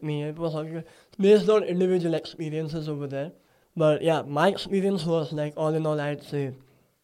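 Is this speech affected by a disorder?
Yes: cleft palate; recent nose surgery, nose previously tilted; talks from nasal cavity, speech sounds different, listeners try harder to understand.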